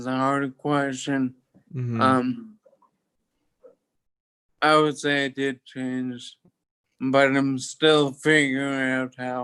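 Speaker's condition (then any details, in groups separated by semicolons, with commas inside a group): Toxic leukoencephalopathy, locked-in syndrome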